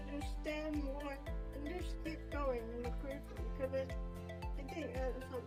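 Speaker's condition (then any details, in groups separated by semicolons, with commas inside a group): Spastic quadriplegic cerebral palsy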